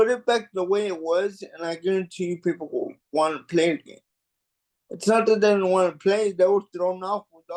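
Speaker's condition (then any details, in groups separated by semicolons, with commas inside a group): Cerebral palsy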